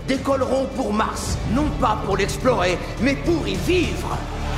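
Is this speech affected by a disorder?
No.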